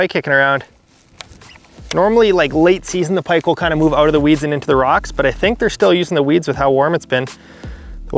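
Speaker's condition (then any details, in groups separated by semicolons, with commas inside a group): No condition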